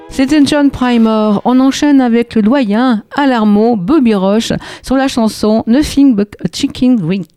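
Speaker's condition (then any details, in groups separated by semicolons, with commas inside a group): No condition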